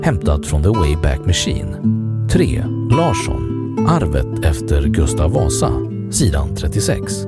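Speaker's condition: No condition

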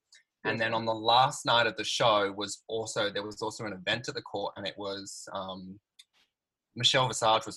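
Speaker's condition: No condition

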